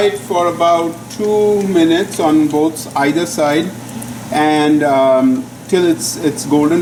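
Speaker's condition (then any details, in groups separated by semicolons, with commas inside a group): No condition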